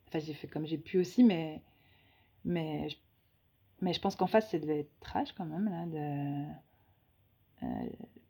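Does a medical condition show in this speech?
No.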